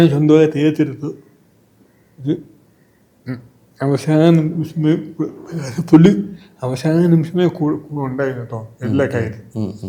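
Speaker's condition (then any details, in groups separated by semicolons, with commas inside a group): Cerebral palsy; from birth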